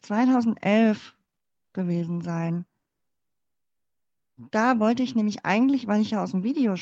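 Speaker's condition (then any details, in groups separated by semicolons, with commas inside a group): Cleft palate; congenital, born in former GDR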